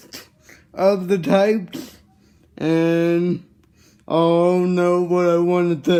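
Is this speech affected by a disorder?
Yes: cerebral palsy.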